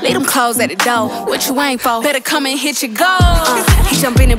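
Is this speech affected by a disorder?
No.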